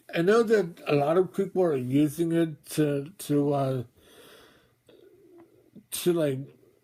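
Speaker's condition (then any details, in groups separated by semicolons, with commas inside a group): Mobius syndrome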